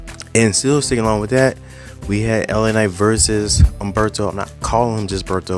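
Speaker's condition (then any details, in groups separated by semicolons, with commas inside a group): No condition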